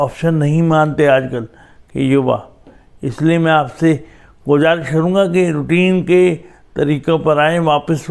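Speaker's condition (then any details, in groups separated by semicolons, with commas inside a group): Cerebral palsy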